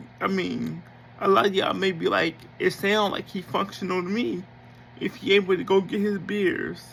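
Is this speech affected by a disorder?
Yes: cerebral palsy; described as progressive, worsening with age.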